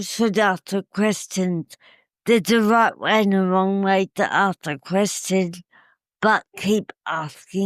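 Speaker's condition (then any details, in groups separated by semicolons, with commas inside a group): Cerebral palsy; uses wheelchair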